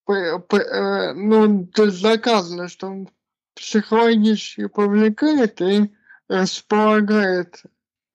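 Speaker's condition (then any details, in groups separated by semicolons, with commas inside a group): Cerebral palsy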